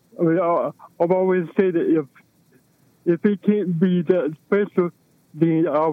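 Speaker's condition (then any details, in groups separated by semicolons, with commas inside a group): Cerebral palsy; balance and posture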